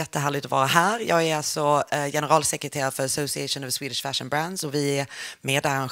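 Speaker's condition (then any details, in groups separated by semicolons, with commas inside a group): No condition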